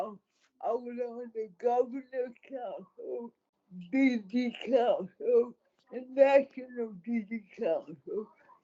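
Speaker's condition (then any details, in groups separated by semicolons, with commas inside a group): Cerebral palsy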